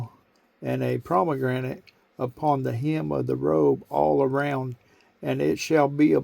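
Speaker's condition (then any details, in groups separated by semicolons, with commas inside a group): No condition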